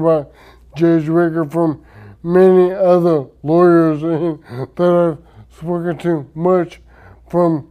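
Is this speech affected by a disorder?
Yes: traumatic brain injury; speech affected.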